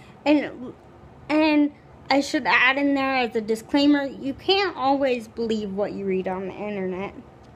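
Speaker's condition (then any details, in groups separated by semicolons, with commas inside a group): Cerebral palsy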